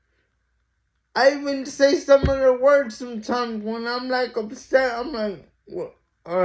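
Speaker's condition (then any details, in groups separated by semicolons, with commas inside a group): Mild cerebral palsy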